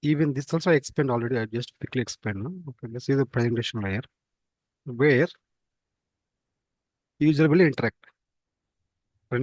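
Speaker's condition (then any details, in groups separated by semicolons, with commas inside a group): No condition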